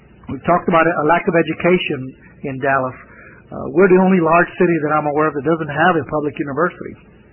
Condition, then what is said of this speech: None; typical speech.